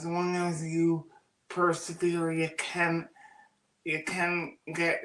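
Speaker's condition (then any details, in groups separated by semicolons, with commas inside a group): Cerebral palsy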